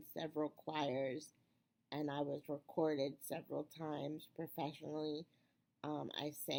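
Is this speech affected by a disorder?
Yes: cerebral palsy; wheelchair user.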